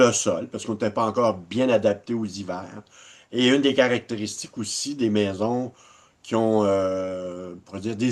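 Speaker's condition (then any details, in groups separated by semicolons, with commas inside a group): No condition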